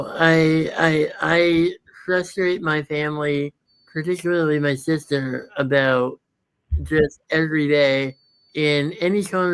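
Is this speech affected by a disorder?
Yes: muscular dystrophy.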